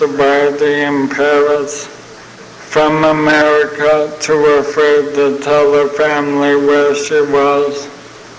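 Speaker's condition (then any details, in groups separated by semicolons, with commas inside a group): ALS (Lou Gehrig's disease); terminal, young onset, first sign abnormal walking; sounds like having had a couple of drinks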